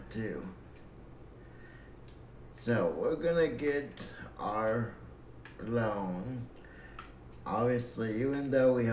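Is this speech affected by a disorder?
Yes: cerebral palsy; breathing fine.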